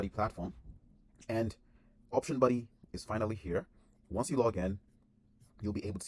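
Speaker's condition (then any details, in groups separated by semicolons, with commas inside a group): No condition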